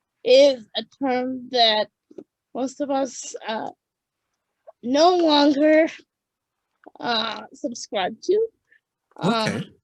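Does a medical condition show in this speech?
Yes: cerebral palsy; birth oxygen deprivation.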